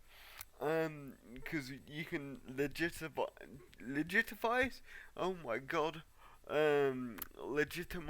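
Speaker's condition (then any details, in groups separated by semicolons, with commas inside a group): Cerebral palsy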